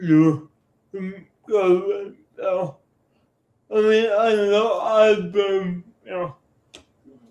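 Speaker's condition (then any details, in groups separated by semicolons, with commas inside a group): Cerebral palsy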